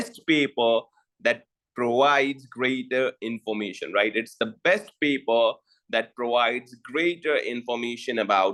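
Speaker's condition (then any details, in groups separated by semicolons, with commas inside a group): No condition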